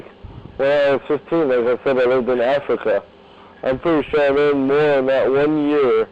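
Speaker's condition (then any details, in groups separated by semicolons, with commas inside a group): Cerebral palsy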